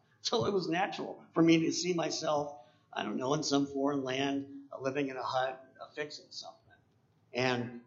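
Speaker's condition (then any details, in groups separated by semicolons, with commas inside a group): Cleft palate; congenital cleft palate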